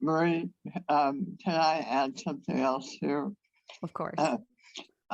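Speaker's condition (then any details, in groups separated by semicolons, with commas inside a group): Head and neck cancer; left vagus nerve severed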